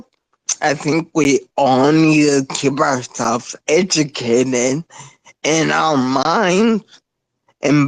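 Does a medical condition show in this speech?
Yes: spinocerebellar ataxia.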